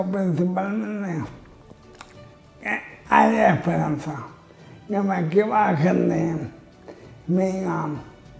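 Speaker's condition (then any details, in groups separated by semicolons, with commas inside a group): Amyotrophic lateral sclerosis (ela)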